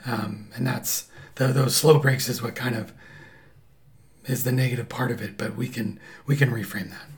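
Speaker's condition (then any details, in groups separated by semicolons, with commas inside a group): Paralyzed vocal cord; caused by thyroid cancer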